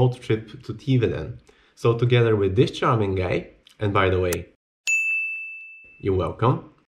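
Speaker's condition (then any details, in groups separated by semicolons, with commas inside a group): No condition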